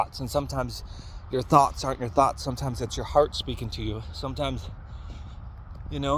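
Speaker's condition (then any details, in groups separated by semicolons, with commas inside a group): No condition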